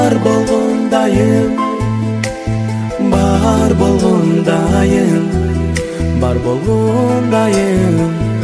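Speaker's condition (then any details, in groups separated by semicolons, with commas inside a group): No condition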